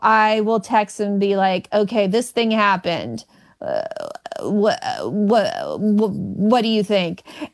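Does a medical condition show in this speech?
Yes: stutter; stutter since at least high school; stutters less with funny voice or singing, can do Marilyn Monroe voice, prefers own stuttering voice; here repeated sounds, repeated words, prolonged sounds.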